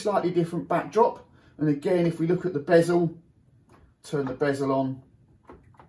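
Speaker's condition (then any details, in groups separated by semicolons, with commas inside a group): No condition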